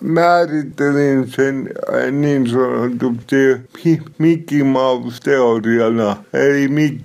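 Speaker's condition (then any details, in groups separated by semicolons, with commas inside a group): Cerebral palsy; somewhat unclear, self-described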